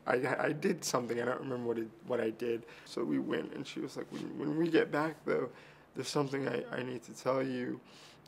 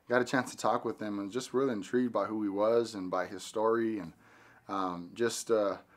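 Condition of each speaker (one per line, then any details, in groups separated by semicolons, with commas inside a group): Cerebral palsy; from birth, early childhood surgery; 21, walked at four after surgery
No condition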